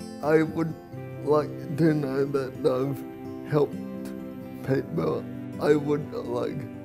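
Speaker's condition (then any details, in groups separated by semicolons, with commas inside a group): Cerebral palsy; birth injury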